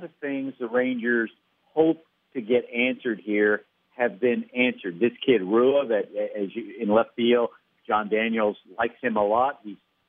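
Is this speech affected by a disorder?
No.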